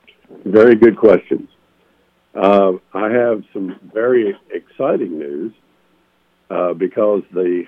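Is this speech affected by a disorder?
No.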